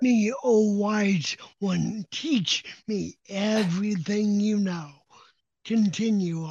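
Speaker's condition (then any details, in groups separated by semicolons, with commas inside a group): Cerebral palsy; bones freeze in winter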